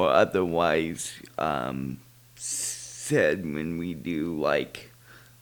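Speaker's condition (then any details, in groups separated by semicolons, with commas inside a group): Cerebral palsy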